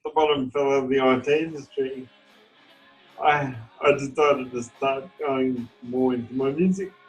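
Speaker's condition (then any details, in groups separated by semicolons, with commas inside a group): Cerebral palsy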